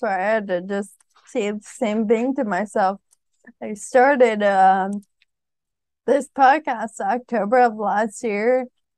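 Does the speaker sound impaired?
Yes: Friedreich's ataxia; spits when talking or laughing.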